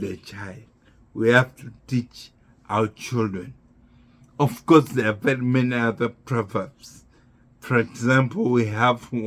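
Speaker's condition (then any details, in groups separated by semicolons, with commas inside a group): Neurological disease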